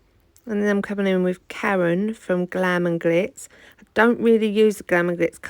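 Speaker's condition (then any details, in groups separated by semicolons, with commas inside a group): No condition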